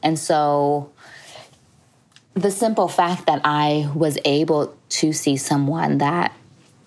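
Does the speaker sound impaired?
Yes: stutter; very bad in high school around age 17; afraid of talking and communicating then; here blocks.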